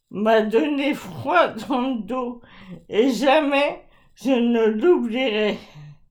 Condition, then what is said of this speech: ALS (motor neuron disease). Parlons-en de cette voix qui se détériore petit à petit.